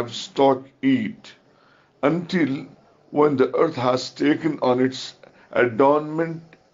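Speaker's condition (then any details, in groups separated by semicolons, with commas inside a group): No condition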